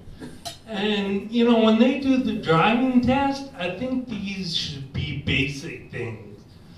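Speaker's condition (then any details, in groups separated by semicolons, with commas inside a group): Ataxia; progressive, affects balance and speech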